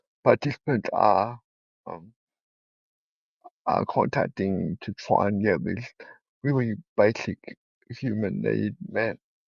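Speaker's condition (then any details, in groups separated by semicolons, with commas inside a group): Cerebral palsy; present from birth, full-time power wheelchair user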